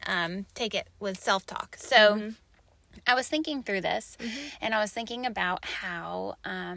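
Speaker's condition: No condition

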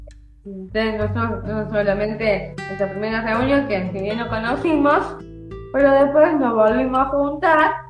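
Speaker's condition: Down syndrome; from birth

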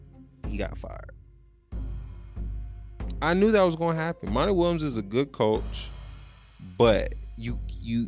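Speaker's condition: No condition

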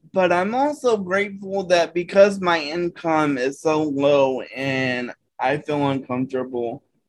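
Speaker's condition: Cerebral palsy; uses adaptive voice dictation apps on phone and computer for typing

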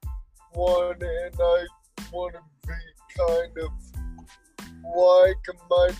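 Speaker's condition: Cerebral palsy

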